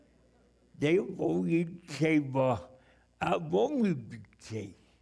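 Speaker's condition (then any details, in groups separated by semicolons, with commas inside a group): Cerebral palsy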